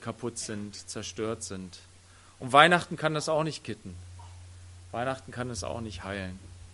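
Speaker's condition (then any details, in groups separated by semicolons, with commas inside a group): No condition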